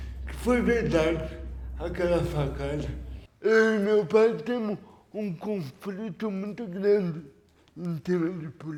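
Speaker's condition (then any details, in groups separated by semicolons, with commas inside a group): Cerebral palsy; lack of oxygen at birth, premature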